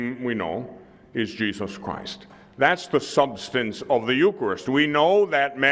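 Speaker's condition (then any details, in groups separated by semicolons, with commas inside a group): No condition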